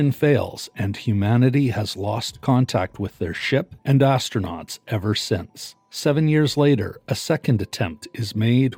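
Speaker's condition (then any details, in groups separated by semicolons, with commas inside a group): No condition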